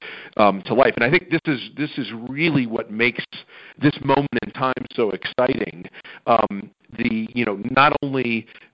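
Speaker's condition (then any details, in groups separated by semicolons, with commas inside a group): No condition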